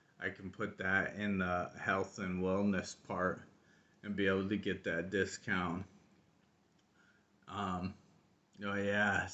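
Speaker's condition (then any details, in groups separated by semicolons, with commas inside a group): ALS; very slow voice, slowing a lot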